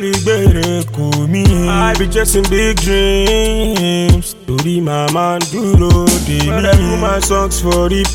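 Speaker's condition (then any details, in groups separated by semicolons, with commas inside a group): No condition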